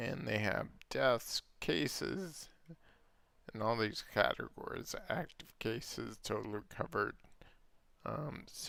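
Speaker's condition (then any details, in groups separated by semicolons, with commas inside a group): Multiple sclerosis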